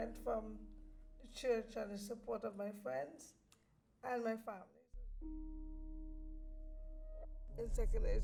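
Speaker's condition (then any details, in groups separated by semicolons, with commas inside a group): Cerebral palsy; lifelong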